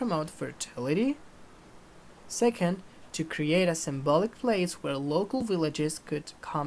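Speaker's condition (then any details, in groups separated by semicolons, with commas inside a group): No condition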